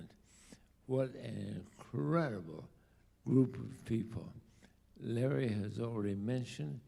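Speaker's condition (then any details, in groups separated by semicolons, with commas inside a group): ALS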